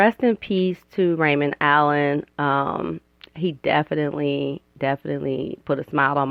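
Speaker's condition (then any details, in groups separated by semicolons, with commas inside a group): No condition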